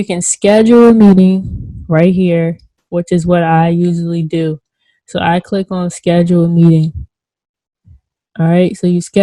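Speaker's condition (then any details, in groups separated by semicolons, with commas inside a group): No condition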